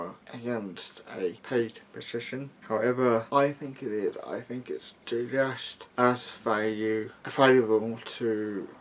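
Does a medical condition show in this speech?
Yes: cerebral palsy, mild.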